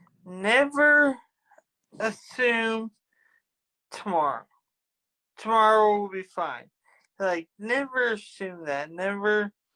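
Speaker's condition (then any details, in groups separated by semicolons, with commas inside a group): Traumatic brain injury; ongoing therapy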